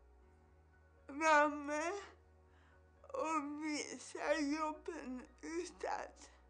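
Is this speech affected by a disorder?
Yes: cerebral palsy; onset at birth.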